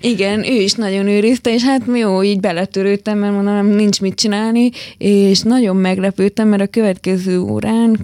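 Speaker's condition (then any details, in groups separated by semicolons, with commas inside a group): Hearing loss, hard of hearing, hearing aids; quiet child, started speaking late, recited nursery rhymes poorly in kindergarten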